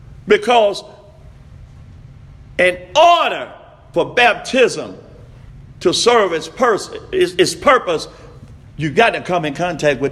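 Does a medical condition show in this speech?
No.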